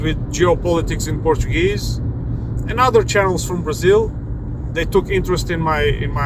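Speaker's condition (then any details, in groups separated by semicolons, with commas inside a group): No condition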